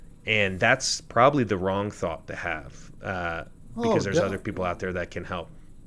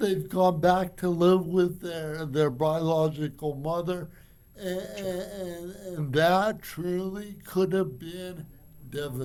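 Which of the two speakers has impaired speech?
The second: cerebral palsy; from birth.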